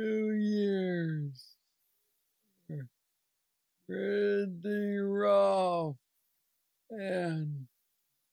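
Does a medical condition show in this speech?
Yes: Parkinson's disease; young onset at 35, neurostimulator brain implant after 2 years, works like brain pacemaker.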